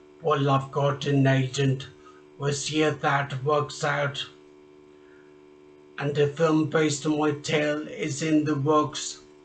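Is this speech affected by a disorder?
Yes: traumatic brain injury; speech.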